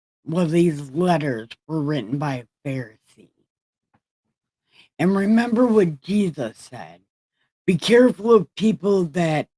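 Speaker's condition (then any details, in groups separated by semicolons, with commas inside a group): Brain injury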